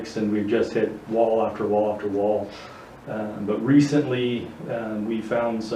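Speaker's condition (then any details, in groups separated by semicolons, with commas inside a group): No condition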